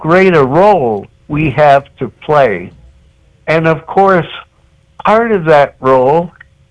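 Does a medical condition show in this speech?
Yes: cerebral palsy.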